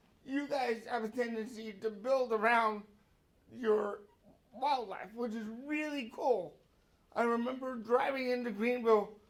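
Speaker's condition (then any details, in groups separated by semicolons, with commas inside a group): Cerebral palsy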